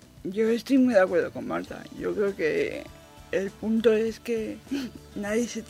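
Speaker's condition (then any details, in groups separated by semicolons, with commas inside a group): Cerebral palsy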